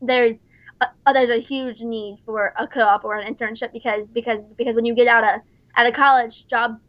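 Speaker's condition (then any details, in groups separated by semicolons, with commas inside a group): Stuttering; stuttering since very young, speech therapy from young age, father stuttered when younger, believed genetic; hides stuttering at work as waitress; fluent in routine work talk, different voice in work mode, stutters in casual conversation, facial contortions; repeated words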